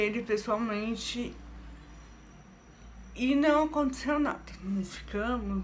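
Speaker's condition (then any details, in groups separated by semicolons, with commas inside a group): Cerebral palsy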